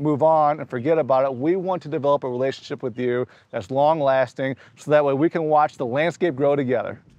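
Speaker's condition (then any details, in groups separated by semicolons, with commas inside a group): No condition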